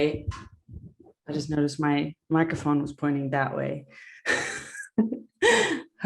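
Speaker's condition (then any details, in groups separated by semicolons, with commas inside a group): No condition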